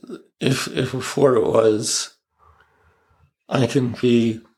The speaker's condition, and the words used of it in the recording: ALS (motor neuron disease). So apparently you just sound old now. That's how she thinks about the change in your voice.